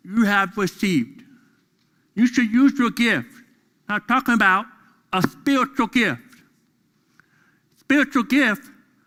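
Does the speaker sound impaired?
Yes: deafness; deaf during school years.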